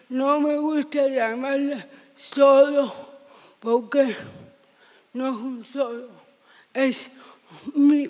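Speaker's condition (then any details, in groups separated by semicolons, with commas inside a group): Severe cerebral palsy; severe, from birth, seven years bedridden; walks after dance therapy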